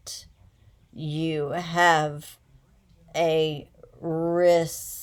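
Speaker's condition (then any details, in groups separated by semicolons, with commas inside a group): Essential tremor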